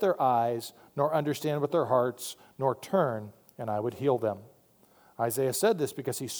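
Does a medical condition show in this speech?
No.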